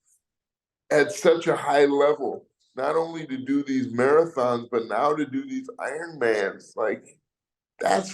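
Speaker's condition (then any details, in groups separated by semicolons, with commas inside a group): Cerebral palsy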